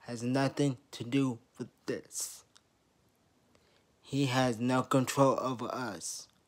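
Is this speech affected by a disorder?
Yes: traumatic brain injury.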